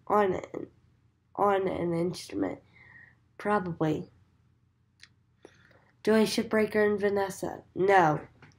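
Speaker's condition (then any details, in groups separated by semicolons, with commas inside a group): Cerebral palsy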